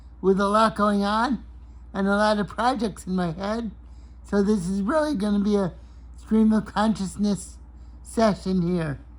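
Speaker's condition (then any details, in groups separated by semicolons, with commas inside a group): Cerebral palsy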